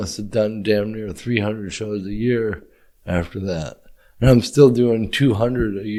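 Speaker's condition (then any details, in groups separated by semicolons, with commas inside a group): Cerebral palsy; brain injury, present from birth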